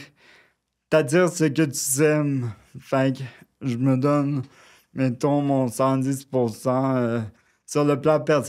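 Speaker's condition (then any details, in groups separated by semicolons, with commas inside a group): Cerebral palsy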